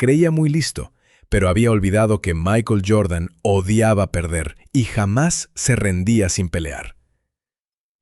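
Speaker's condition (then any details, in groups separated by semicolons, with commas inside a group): No condition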